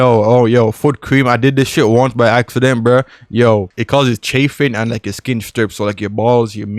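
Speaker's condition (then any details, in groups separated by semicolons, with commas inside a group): No condition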